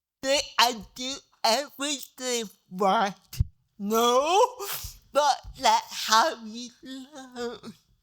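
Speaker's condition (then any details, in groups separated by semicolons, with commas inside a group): Cerebral palsy; diplegia, multiple surgeries; diagnosed at age two; speech therapy in childhood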